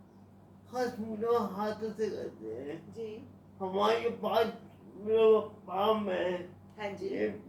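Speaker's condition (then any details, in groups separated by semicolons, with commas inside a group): Cerebral palsy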